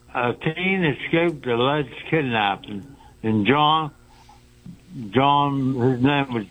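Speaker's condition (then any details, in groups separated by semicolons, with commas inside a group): Speech impediment; cause unclear, stabbed by girlfriend and hit on head with ashtray years ago; rapid fire news delivery, excited, enthusiastic, told to get closer to microphone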